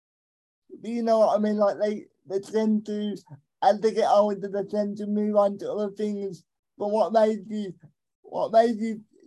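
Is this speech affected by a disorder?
Yes: cerebral palsy; able to communicate, stutters a lot, worse when distracted by several things.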